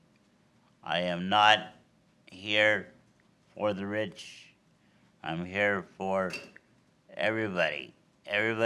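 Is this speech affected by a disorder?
Yes: cerebral palsy.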